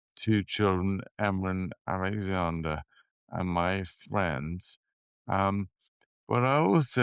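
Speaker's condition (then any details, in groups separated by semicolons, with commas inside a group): Motor neurone disease; still walking, no wheelchair; slurred speech, dysarthria, increasing difficulty forming words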